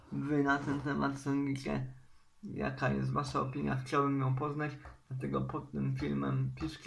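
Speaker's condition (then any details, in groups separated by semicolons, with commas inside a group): Cerebral palsy; uses wheelchair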